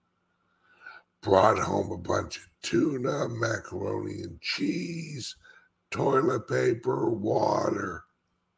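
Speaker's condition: Speech impediment; slight speech impediment

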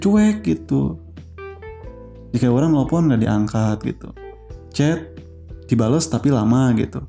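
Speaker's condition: No condition

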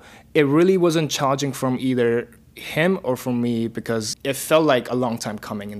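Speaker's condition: No condition

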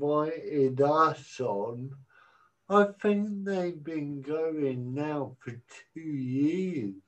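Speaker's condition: Cerebral palsy; uses walking stick

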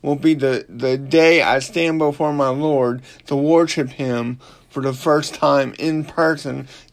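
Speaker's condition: Cerebral palsy; slurred speech

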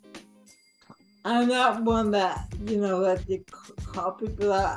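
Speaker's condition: Cerebral palsy; mildly affects speaking and gait

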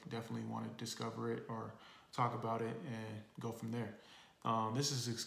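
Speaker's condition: No condition

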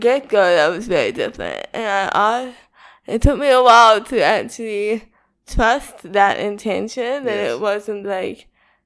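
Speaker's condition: Cerebral palsy, spastic quadriplegic

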